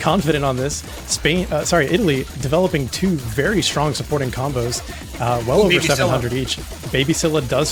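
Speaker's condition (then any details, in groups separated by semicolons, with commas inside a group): No condition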